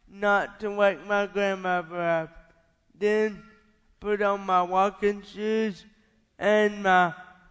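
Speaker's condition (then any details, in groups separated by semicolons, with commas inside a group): Cerebral palsy; lifelong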